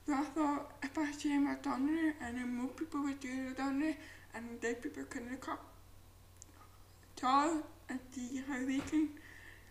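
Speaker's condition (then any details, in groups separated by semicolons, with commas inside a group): Profound deafness; present since birth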